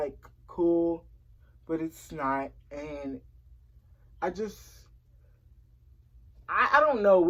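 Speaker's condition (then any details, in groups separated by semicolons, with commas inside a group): Cerebral palsy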